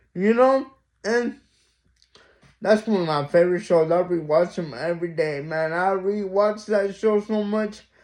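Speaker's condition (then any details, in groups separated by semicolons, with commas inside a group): Mild cerebral palsy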